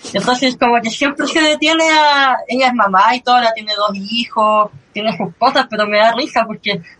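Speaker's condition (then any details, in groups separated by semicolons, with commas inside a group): Cleft lip and palate; since early childhood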